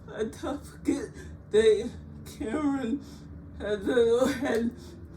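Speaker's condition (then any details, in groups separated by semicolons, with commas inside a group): Cerebral palsy; frequent speech therapy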